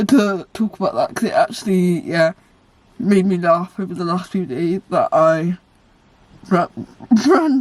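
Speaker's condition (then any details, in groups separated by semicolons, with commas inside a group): Cerebral palsy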